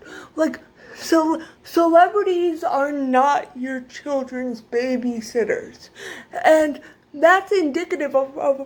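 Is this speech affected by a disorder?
Yes: cerebral palsy, severe.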